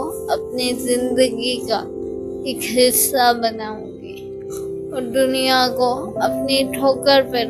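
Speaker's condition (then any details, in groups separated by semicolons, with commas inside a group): Speech difficulty after fall; affects walking and speech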